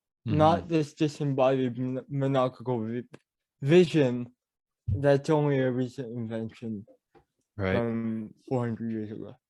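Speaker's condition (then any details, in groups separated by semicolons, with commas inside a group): Cerebral palsy; mild speech impediment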